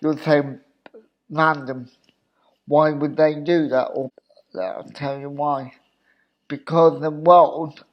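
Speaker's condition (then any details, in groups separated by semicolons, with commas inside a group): Cerebral palsy; obvious speech impediment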